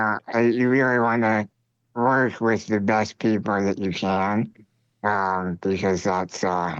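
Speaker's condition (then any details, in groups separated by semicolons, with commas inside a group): Spinal muscular atrophy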